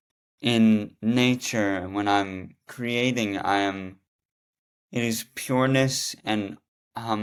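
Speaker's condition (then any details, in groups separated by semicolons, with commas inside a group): Rare muscular dystrophy; rare form, present from birth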